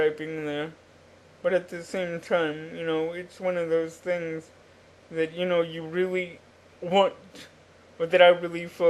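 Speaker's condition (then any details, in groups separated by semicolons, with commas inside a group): Cerebral palsy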